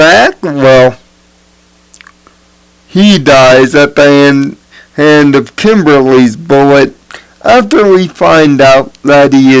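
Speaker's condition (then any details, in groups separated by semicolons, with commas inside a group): Cerebral palsy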